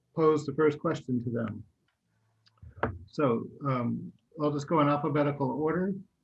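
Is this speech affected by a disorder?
No.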